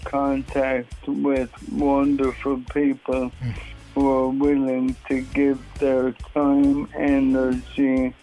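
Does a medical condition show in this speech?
Yes: motor neurone disease; onset with tremors nearly two years ago, affects muscle movement; about 18 months since diagnosis, some days hard to walk, difficulty eating; voice affected but not lost.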